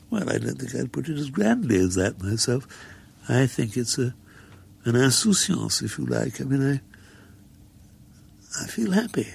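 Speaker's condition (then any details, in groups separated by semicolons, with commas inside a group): Muscular dystrophy; progressive, wheelchair user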